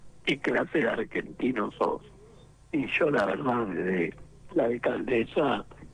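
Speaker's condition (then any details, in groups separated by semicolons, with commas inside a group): Laryngectomy, esophageal speech; esophageal voice, very hard to relearn, sounds fairly clear, no assistive device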